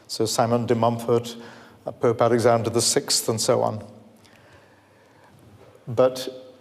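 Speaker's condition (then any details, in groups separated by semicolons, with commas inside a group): No condition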